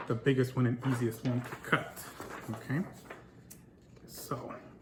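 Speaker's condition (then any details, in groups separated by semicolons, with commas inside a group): No condition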